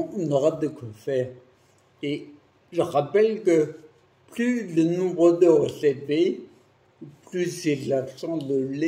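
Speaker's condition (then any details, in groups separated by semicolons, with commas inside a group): Primary progressive multiple sclerosis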